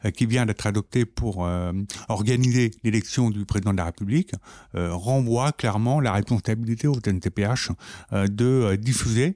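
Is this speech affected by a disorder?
Yes: profound deafness from birth, congenital.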